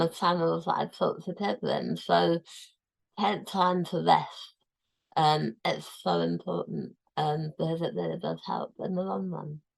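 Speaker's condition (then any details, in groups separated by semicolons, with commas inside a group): Tongue cancer, tongue removed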